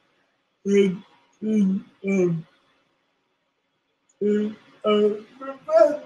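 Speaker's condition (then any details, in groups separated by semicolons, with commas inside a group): Cerebral palsy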